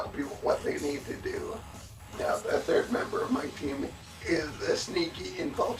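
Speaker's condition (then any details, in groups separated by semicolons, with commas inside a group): Cerebellar ataxia from brain tumour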